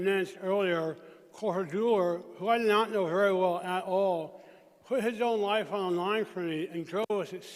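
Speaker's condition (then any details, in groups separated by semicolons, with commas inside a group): Traumatic brain injury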